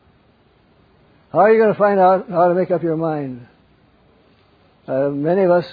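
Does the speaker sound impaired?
Yes: Parkinson's; wakes up around 3 am.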